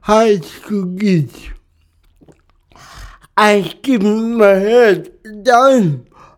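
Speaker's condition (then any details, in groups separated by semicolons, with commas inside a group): Cerebral palsy; speech can be hard sometimes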